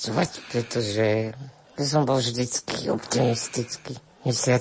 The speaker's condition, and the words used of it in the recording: Spinal muscular atrophy. Aby mohol aj rozprávať, musel sa naučiť vytláčať vzduch, ktorý vdychuje pomocou prístroja až k hlasivkám.